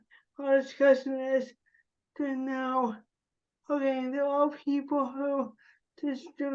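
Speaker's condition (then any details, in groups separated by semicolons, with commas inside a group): Cerebral palsy; spasticity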